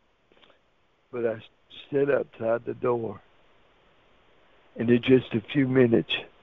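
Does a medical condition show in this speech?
Yes: cerebral palsy; wheelchair user.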